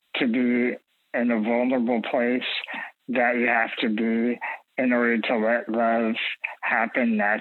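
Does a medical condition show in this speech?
Yes: spinal muscular atrophy type 2.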